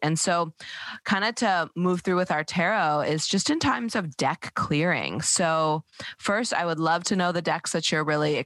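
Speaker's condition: No condition

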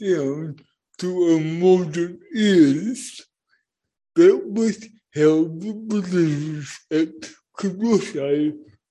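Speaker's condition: Cerebral palsy; brain injury from birth asphyxia, born not breathing; speech impediment, first 5 minutes hardest to follow, listeners get used to it, transcript provided

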